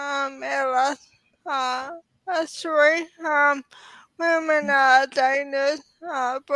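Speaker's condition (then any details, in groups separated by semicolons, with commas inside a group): ALS; diagnosed in early 30s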